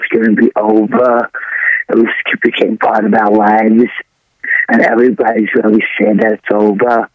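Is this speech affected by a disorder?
Yes: throat cancer surgery; tumor found by throat specialist at Columbia Presbyterian, first thought strep throat, several surgeries; after long recovery; trouble swallowing and breathing before diagnosis.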